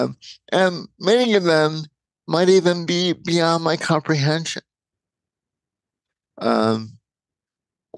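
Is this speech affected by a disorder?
Yes: cerebral palsy.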